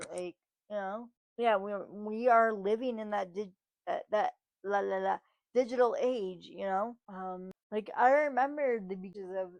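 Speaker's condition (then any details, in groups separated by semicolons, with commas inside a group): Cerebral palsy, spastic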